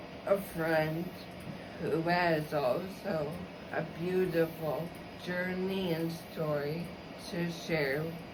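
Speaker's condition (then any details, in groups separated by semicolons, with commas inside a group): ALS; ALS, G-tube for feeding and medications; episode of waking unable to breathe, emergency care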